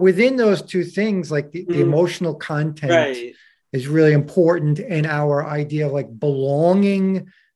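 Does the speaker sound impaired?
No.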